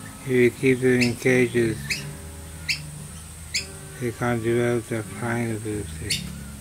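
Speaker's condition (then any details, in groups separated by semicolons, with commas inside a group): Slurred speech from poisoning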